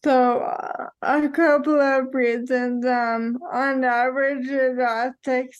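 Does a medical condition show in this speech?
Yes: ALS; diagnosed 2014, onset with a finger not working, diagnosis delayed; about 10 years since diagnosis, exercise as intervention, running marathons.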